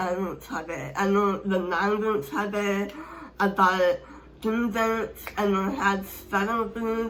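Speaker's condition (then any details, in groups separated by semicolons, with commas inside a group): Speech impairment; hard to understand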